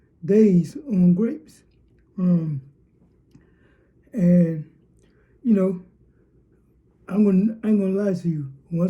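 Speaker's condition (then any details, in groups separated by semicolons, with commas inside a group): Cerebral palsy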